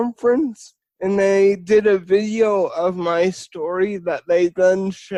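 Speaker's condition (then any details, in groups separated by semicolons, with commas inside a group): Spastic cerebral palsy; spastic form, quadriplegia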